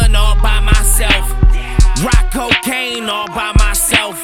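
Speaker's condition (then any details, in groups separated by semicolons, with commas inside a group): No condition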